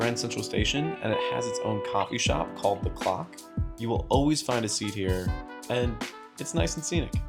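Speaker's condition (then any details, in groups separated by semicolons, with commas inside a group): No condition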